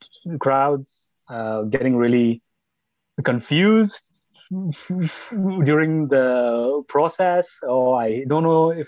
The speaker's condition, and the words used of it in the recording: Stuttering. So sometimes I want to use, say, the word car, but because I know that I will stutter on the word car, I'll say the word vehicle, right?